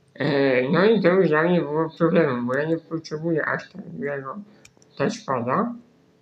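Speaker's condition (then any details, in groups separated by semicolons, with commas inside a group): Spinal muscular atrophy; nervous system disease preventing muscle building, arm and leg muscle wasting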